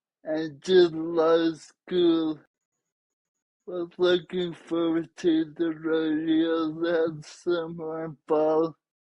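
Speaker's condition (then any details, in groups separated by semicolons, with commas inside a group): Traumatic brain injury; caused by accident; relearned basic abilities, improving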